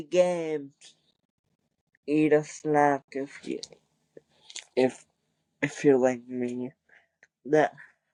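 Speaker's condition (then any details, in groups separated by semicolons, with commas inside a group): Cerebral palsy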